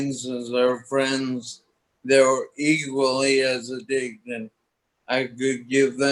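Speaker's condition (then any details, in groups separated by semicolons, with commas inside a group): Toxic leukoencephalopathy, locked-in syndrome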